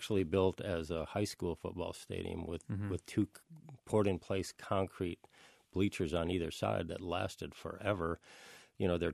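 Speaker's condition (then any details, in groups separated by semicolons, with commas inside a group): No condition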